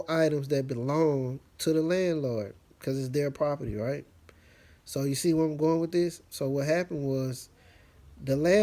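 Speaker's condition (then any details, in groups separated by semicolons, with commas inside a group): No condition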